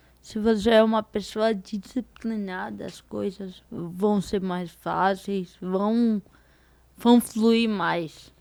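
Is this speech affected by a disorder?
Yes: cerebral palsy; diparetic form.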